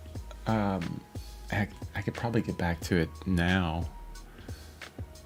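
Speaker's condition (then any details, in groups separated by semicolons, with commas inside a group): No condition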